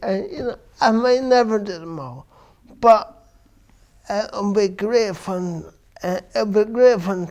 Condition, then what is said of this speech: Cerebral palsy. It's very individual to you. For myself, it affects obviously my verbal